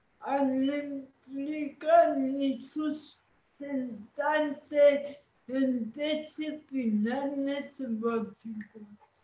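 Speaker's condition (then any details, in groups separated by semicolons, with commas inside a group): Cerebral palsy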